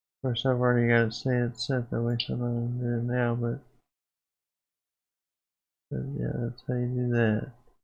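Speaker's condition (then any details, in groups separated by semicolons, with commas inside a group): Parkinson's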